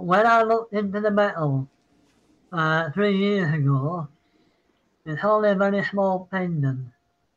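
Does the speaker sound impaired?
Yes: Parkinson's; apologizes mid-sentence.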